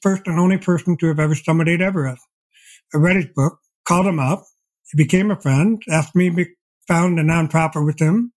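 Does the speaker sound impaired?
Yes: deafblindness; progressive.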